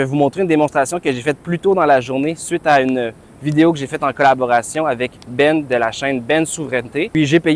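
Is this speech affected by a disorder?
No.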